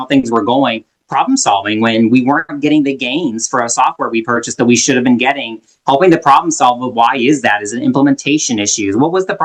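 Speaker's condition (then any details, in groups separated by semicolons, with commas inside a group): No condition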